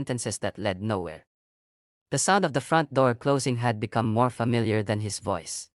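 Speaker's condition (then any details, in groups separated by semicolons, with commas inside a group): No condition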